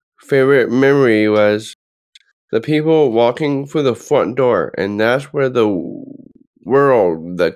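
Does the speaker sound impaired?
Yes: Down syndrome; present from birth.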